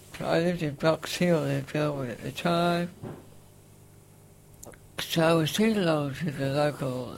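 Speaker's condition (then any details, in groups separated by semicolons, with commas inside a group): Facioscapulohumeral muscular dystrophy, facioscapulohumeral (FSHD); diagnosed about age 10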